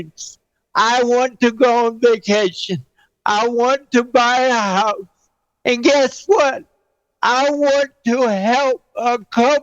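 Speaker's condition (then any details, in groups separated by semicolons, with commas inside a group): Cerebral palsy; present since birth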